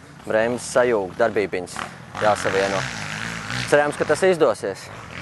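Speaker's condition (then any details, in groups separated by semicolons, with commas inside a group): No condition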